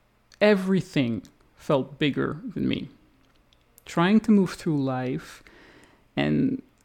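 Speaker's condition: No condition

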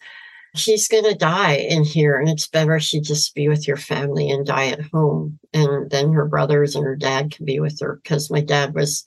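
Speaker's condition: Severe cleft palate, cleft lip and palate

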